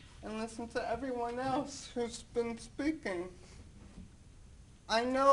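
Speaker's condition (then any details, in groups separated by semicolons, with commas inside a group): Cerebral palsy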